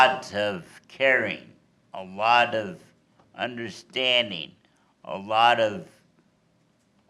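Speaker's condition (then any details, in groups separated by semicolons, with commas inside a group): Cerebral palsy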